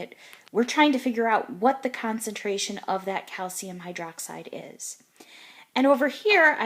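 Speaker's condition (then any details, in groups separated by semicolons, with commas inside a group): No condition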